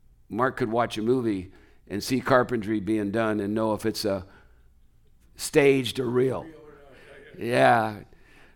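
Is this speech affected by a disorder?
No.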